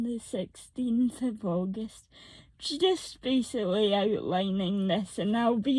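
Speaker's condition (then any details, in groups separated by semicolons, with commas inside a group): Cerebral palsy, mixed, moderate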